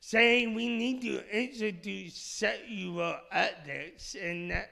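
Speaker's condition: Speech impediment; initially misdiagnosed

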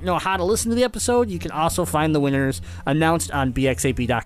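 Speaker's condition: Cleft palate; kept home from school while healing

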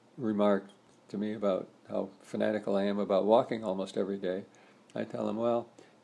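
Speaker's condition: Parkinson's disease; about 10-11 years since diagnosis, age 79, walks almost daily, regular yoga practice, good posture

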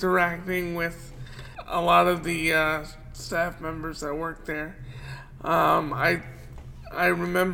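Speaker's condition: Cerebral palsy; wheelchair user

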